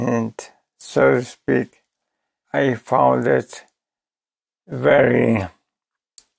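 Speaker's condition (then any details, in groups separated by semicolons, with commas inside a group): ALS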